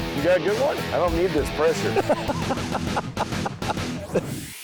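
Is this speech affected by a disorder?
No.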